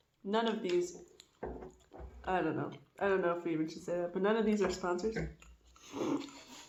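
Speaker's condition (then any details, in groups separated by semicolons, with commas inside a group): No condition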